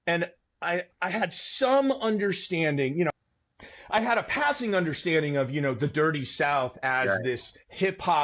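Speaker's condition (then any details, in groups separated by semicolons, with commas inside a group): No condition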